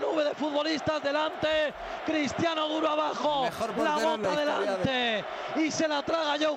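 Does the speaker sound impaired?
No.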